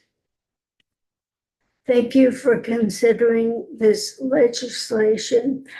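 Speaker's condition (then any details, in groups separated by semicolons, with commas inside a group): ALS; diagnosed about 3 years ago, legs weakening; voice obviously deteriorating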